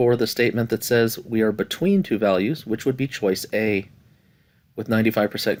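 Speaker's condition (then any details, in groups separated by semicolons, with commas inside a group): No condition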